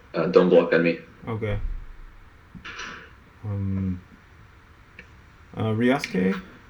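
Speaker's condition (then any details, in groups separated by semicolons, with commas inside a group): No condition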